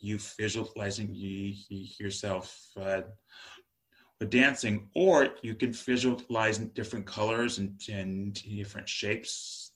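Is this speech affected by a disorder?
Yes: stutter; stutter since childhood, bad at ages six to nine; still has a stutter; here repeated words, prolonged sounds, blocks.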